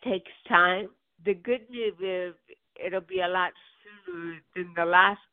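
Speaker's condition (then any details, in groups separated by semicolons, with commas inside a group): Cerebral palsy; birth onset, diagnosed at UCLA Medical Center, right hand affected, therapy from 18 months, lower back surgery; progressive nerve-damage hearing loss, hearing aids, falls, pain, broken collarbone, needs text with masks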